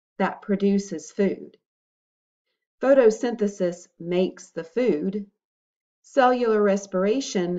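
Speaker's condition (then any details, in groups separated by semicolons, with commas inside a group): No condition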